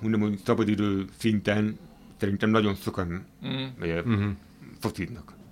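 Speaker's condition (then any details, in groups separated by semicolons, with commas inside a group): Hearing impairment; hard of hearing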